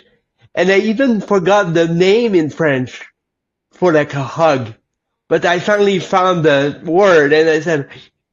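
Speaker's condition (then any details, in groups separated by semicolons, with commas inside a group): Cerebral palsy; lifelong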